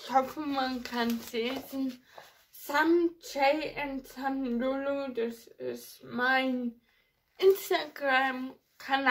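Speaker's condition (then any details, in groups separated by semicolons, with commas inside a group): Ataxia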